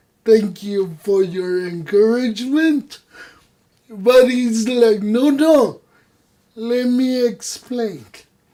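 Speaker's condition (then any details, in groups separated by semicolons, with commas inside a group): Cerebral palsy; voice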